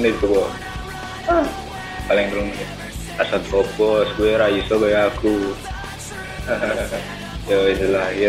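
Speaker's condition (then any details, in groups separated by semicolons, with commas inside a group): No condition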